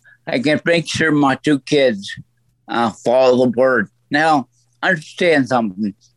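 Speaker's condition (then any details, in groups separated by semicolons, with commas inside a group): Stroke; voice altered since stroke, lasting effect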